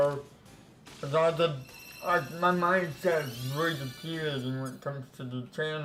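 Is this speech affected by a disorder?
Yes: cerebral palsy; affects legs.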